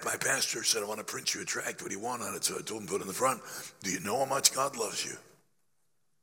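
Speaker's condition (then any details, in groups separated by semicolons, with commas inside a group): Laryngeal cancer after radiation; still affected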